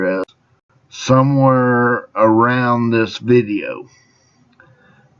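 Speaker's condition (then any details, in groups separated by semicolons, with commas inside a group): Traumatic brain injury; car crash, jaw shattered, multiple surgeries; recovery very difficult, initial 61-day coma, 18+ months therapies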